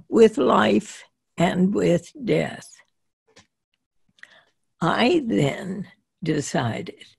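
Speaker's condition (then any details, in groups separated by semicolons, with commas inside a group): Spasmodic dysphonia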